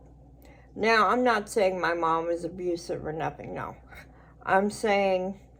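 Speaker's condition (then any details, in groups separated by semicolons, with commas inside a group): Cerebral palsy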